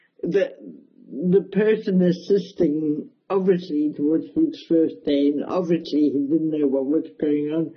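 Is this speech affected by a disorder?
Yes: cerebral palsy, mild; speech affected a bit.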